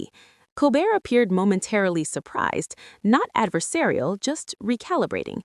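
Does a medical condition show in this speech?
No.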